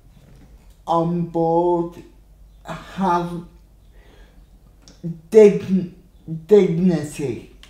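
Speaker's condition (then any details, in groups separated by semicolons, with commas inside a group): Cerebral palsy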